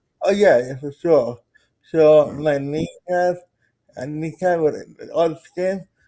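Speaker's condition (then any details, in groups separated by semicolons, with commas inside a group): Cerebral palsy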